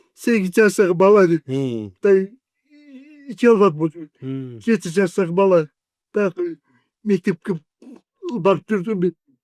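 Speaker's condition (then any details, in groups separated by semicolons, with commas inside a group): Cerebral palsy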